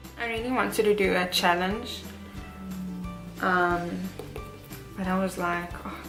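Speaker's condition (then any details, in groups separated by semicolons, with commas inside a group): No condition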